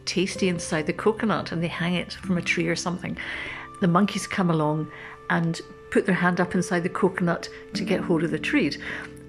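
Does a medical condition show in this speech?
No.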